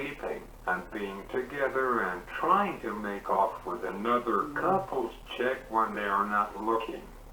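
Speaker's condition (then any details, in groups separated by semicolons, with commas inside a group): Cerebral palsy; uses wheelchair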